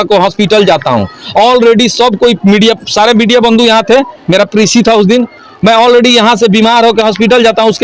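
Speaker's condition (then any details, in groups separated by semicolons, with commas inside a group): No condition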